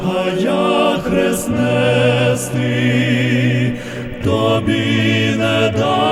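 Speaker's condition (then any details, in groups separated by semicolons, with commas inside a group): No condition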